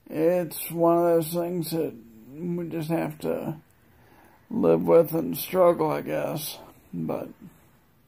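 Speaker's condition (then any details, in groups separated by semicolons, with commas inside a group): Multiple sclerosis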